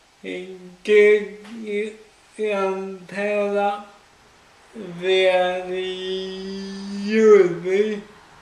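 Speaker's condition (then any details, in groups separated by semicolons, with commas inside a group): Cerebral palsy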